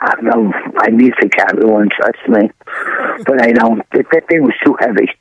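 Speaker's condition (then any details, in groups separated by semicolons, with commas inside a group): Throat cancer surgery; tumor found by throat specialist at Columbia Presbyterian, first thought strep throat, several surgeries; trouble swallowing and breathing before diagnosis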